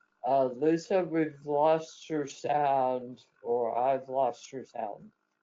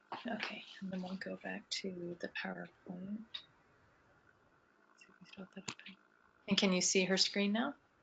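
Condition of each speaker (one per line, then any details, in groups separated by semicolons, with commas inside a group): Head and neck cancer; survivor
No condition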